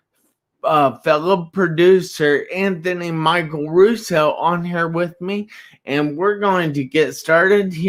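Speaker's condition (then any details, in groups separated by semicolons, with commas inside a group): Traumatic brain injury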